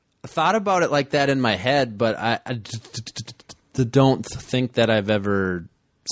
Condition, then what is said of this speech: Stuttering. I just want to talk and stutter authentically.